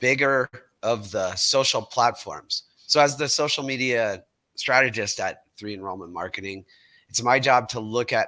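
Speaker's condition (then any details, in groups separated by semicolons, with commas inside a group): No condition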